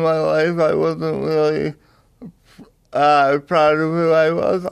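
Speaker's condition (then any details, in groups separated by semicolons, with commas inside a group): Cerebral palsy; drives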